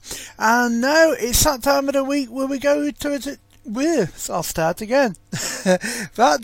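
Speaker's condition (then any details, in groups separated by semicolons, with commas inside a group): No condition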